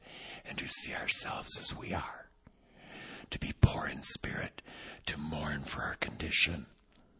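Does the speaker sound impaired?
Yes: vocal cord paralysis, unilateral; voice not yet back, audibly affected.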